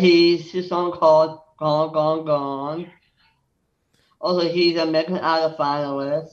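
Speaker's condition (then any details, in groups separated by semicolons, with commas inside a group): Down syndrome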